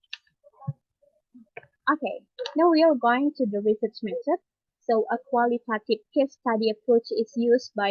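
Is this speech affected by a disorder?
No.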